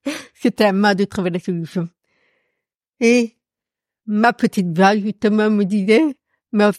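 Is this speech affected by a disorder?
Yes: profound deafness; audible accent from deafness, noticeable to everyone.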